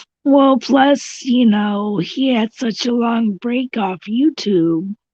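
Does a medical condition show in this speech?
Yes: cerebral palsy; tracheotomy.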